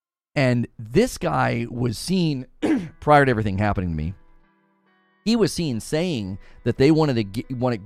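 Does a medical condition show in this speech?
No.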